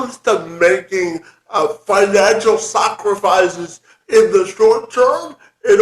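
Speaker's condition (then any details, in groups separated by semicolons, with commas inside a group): Cerebral palsy; spastic quadriplegic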